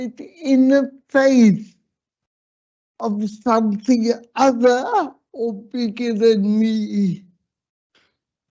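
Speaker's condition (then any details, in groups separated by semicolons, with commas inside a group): Slurred speech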